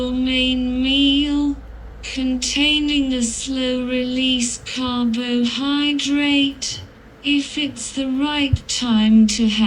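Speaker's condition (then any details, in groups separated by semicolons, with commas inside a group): Cerebral palsy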